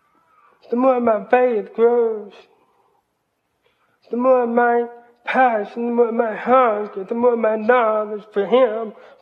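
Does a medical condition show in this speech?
Yes: hearing loss, cochlear implant; doctors predicted poor speech at age 5, parents pushed speaking over sign language.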